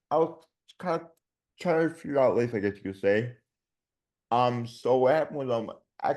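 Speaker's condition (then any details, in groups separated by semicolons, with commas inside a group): Dystonia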